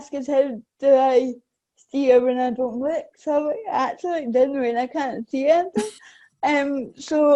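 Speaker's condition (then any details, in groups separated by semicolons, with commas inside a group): Cerebral palsy; affects balance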